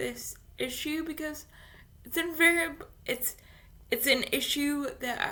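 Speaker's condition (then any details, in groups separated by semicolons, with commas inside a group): Cerebral palsy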